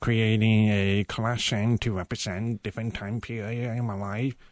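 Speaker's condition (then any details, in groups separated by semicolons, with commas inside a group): Profound deafness; uses cochlear implants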